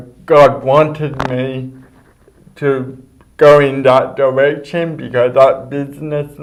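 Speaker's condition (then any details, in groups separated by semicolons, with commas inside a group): Cerebral palsy; speech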